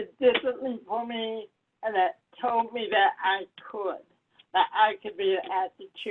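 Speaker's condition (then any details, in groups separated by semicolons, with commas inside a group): Cerebral palsy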